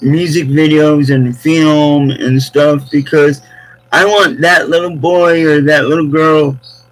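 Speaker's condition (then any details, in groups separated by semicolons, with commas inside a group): Cerebral palsy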